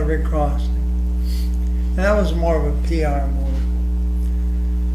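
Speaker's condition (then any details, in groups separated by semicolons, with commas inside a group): ALS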